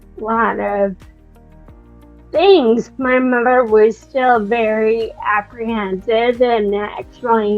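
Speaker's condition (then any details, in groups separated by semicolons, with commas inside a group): Friedreich's ataxia; speech affected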